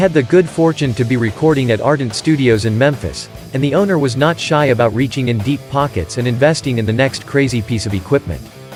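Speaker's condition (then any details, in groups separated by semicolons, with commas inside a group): No condition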